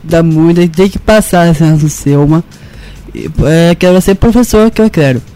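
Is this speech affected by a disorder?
Yes: Down syndrome; genetic, present from birth, recognized soon after birth; 18 years old, turning 19.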